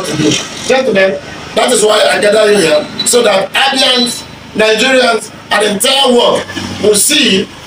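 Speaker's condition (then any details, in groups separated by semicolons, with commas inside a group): No condition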